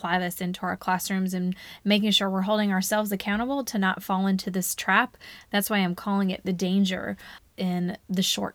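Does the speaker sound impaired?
No.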